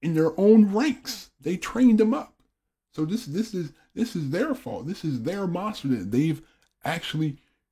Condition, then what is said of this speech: None; typical speech.